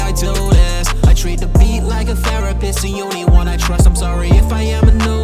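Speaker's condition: No condition

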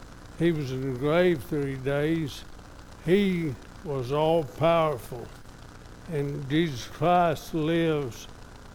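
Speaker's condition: ALS; diagnosed by doctor in Lubbock

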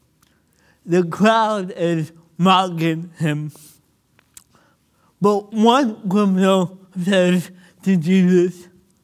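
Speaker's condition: Cerebral palsy; spasms

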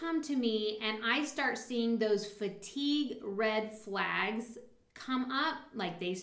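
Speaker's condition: No condition

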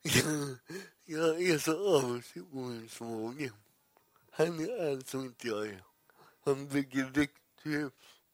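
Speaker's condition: Cerebral palsy; poor balance

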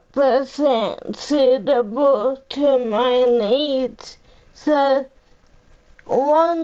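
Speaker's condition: Cerebral palsy; uses a power chair; 45 years old

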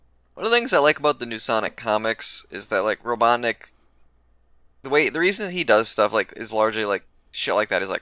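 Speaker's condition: No condition

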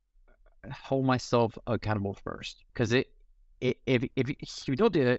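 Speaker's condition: Stuttering; stutters in conversation; repeated sounds, prolonged sounds

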